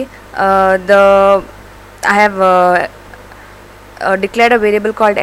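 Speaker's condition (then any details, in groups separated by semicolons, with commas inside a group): No condition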